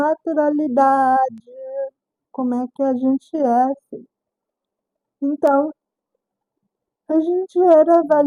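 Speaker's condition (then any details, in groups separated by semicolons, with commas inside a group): Cerebral palsy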